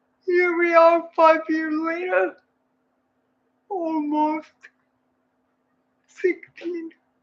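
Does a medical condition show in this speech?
Yes: cerebral palsy.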